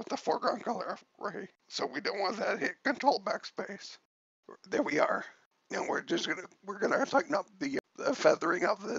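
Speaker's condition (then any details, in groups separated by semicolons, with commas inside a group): Cerebellar ataxia from brain tumour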